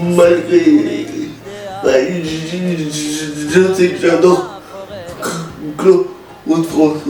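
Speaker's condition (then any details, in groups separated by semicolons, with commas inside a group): Cerebral palsy; uses wheelchair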